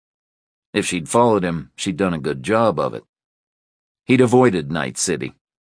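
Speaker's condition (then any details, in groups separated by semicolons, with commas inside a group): No condition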